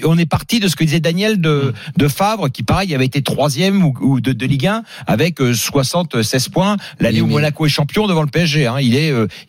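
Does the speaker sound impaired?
No.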